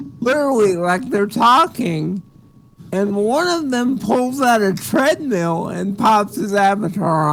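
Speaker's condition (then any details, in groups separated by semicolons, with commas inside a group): Cerebral palsy; speech sounds drunk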